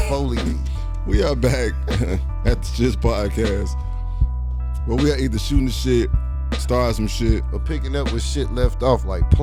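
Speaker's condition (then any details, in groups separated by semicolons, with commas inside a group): No condition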